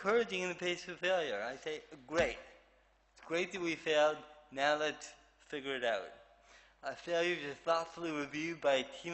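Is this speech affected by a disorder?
Yes: cerebral palsy; affects movement and speech.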